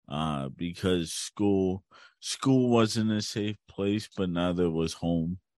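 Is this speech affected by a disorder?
Yes: cerebral palsy; since birth, umbilical cord around neck three times, breathing difficulty in womb, tight muscles, gait, swimming and cycling learned in high school; speech reveals disability, speaks more slowly than others, articulate.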